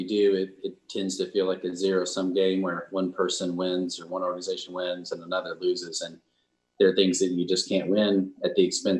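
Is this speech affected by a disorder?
No.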